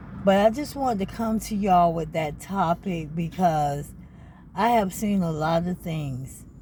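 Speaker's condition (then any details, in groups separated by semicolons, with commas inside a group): ALS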